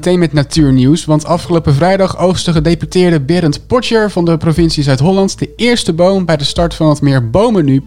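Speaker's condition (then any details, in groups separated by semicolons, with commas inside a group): No condition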